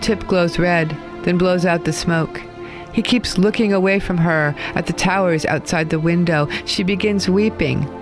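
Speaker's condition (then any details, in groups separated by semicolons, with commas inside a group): No condition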